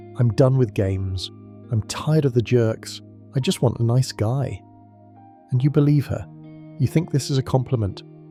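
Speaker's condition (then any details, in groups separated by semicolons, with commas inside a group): No condition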